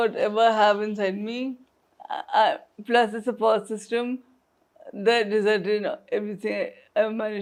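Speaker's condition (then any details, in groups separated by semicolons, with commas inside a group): Traumatic brain injury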